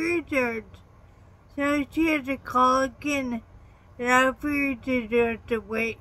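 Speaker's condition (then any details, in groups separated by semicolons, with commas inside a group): Traumatic brain injury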